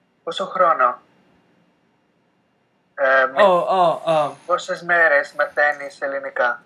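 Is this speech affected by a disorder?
No.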